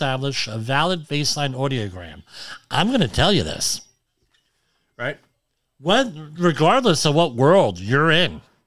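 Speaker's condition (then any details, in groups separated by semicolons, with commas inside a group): Cleft lip and palate; implied much improved now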